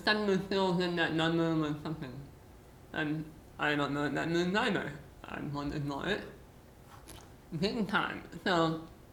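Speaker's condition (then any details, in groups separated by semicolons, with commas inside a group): Muscular dystrophy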